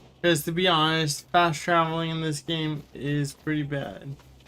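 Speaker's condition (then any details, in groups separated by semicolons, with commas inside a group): Cerebral palsy; wheelchair user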